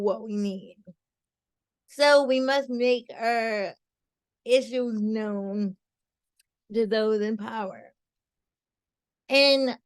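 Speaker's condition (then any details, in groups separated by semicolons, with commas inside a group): Cerebral palsy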